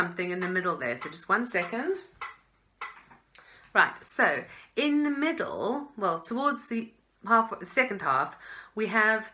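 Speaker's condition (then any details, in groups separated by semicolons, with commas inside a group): No condition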